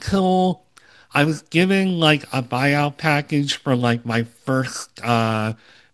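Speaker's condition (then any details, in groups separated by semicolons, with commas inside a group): Cleft lip and palate, Opitz G/BBB syndrome; earlier low confidence speaking and presenting, improved with podcast practice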